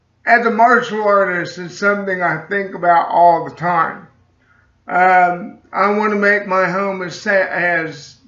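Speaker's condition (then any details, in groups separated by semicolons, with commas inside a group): Cerebral palsy; slight speech impediment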